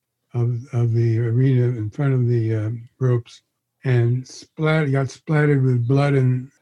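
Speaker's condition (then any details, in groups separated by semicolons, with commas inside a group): Parkinson's disease; exhaustion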